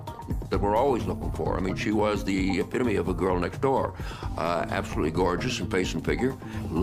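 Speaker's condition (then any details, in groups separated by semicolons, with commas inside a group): No condition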